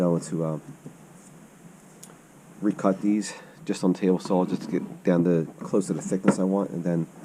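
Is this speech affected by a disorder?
No.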